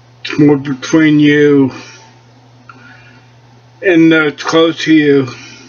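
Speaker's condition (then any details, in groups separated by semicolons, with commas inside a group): Cerebellar ataxia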